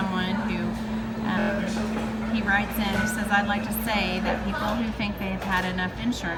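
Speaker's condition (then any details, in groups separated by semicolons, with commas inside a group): No condition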